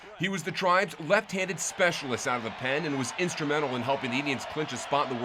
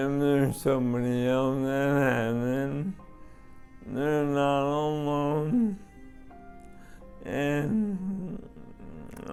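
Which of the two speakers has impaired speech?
The second: ALS; over 1.5 years since onset, weekly progression.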